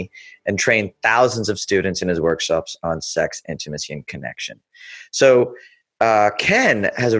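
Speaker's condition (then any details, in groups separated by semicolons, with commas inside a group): No condition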